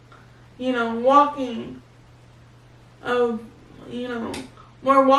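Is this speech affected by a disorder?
Yes: cerebral palsy; baclofen pump for spasms.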